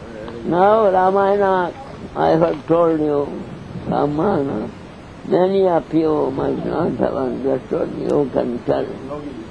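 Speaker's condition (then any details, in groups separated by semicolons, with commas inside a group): Deafness; cannot hear audience questions; long fluent English story narration, questions from listeners not taken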